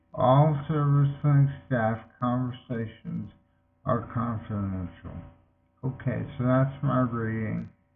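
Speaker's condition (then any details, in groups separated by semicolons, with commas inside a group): Multiple sclerosis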